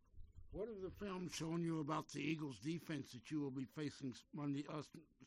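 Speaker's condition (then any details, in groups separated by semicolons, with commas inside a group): No condition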